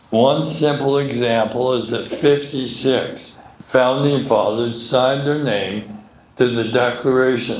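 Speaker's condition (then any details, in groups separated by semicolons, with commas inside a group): Medical condition affecting speech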